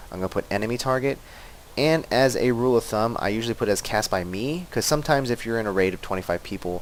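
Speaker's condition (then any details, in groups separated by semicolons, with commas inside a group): No condition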